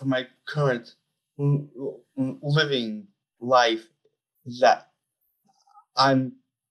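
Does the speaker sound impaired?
Yes: Down syndrome; described as very articulate in giving details, public speaker, gave TEDx talk, hosts own podcast.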